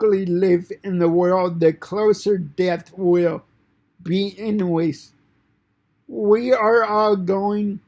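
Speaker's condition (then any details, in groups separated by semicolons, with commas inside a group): Cerebral palsy; fine motor impairment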